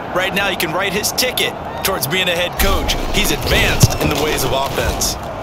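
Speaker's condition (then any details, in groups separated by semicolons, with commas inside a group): No condition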